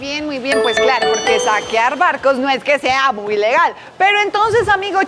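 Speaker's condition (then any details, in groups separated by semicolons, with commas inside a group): No condition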